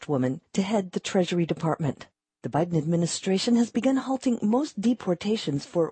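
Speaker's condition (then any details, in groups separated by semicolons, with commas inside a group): No condition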